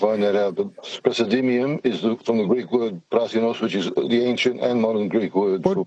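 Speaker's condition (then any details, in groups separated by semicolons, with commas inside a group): Parkinson's; jittery, attributed to Parkinson's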